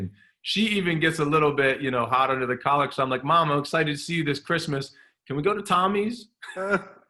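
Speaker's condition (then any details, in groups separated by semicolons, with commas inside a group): No condition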